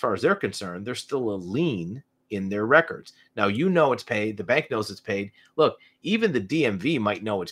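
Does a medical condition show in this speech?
No.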